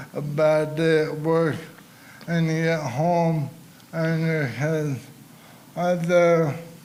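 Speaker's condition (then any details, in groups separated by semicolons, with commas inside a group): ALS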